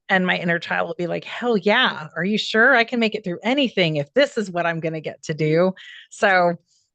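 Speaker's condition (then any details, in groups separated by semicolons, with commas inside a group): No condition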